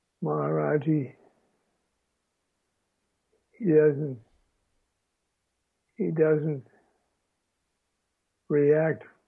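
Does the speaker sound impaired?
Yes: aphasia after stroke; speech lost then regained, talking again publicly after stroke; halting speech during recording; halting speech with pauses.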